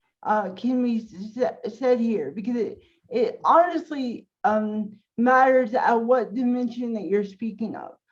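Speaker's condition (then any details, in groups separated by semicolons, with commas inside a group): Cerebral palsy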